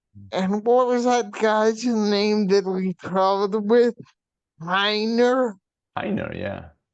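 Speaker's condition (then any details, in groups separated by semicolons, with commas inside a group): Brain shunt failure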